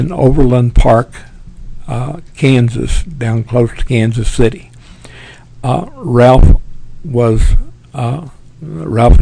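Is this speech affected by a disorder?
Yes: Parkinson's; tremors as early symptom.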